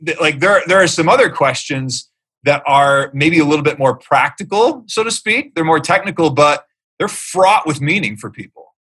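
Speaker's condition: No condition

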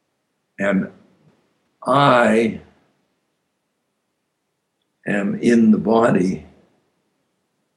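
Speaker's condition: Aphasia after stroke; words come out slowly

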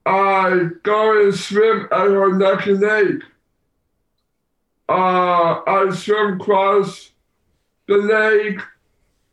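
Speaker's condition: Down syndrome; slow reaction time

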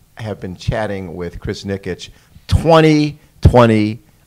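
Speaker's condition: No condition

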